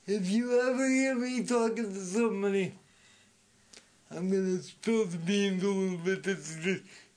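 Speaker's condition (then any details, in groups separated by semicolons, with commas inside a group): Speech impediment; sometimes hard for others to understand, masked poll worker behind plexiglass could not understand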